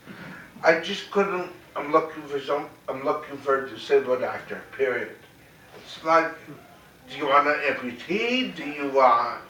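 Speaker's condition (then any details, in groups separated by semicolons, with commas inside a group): Cerebral palsy, mild; mainly affects speech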